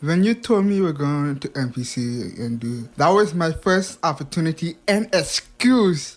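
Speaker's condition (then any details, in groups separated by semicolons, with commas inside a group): Hearing impairment; past speech impediment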